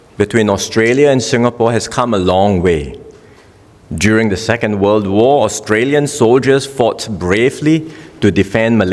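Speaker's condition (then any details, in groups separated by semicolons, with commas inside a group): No condition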